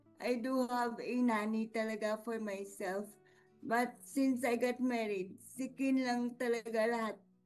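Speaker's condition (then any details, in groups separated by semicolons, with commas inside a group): Cerebral palsy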